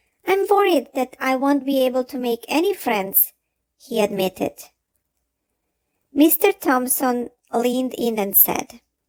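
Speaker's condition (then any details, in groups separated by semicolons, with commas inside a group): No condition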